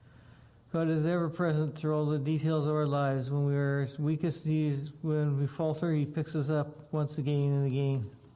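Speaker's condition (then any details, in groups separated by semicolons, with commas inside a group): Parkinson's disease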